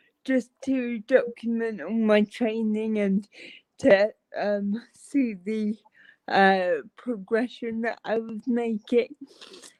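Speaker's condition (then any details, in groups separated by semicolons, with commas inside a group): Cerebral palsy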